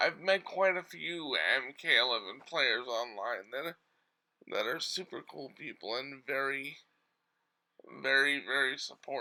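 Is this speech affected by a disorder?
Yes: cerebral palsy.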